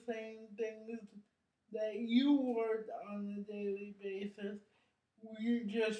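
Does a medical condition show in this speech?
Yes: cerebral palsy; brain injury.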